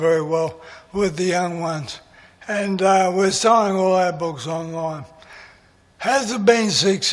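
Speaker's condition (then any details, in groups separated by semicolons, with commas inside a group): MND; voice is going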